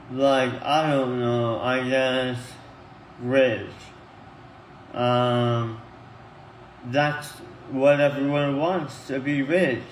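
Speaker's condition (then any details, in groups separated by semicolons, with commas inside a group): Tongue cancer; tongue and neck surgery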